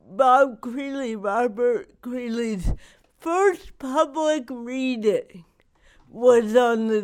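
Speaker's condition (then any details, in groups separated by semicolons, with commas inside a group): Cerebral palsy; wears down with age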